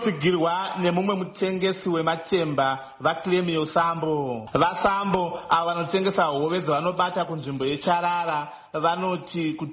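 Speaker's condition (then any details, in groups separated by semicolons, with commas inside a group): No condition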